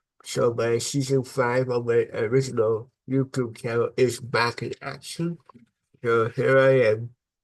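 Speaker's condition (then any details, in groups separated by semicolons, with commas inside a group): Cerebral palsy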